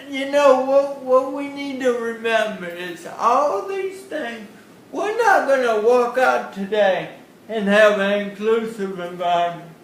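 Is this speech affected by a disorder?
Yes: cerebral palsy; since birth.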